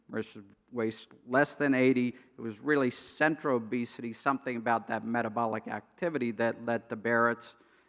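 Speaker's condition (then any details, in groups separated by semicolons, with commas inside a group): No condition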